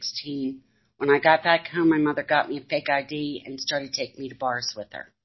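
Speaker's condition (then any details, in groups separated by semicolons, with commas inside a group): No condition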